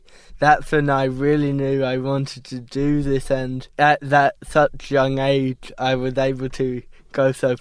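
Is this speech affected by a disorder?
Yes: cerebral palsy; diagnosed at 12 months at Westmead Hospital, ski poles hard to place; at diagnosis told may never walk or talk.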